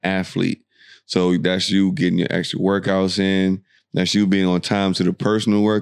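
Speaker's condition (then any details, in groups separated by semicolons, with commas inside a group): No condition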